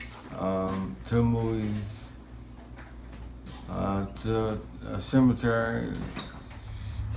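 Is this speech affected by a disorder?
Yes: traumatic brain injury; therapy and occupational therapy.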